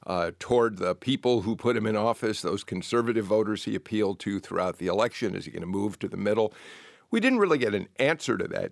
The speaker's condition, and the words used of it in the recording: None; typical speech.